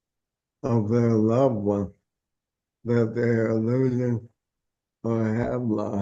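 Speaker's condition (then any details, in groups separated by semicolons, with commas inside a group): ALS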